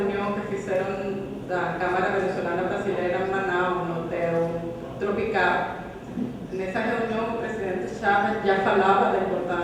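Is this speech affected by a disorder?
No.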